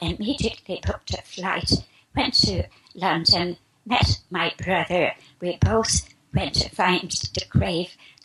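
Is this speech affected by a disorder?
Yes: spasmodic dysphonia; expects to speak perfectly in a few minutes, asks hosts for healing meanwhile.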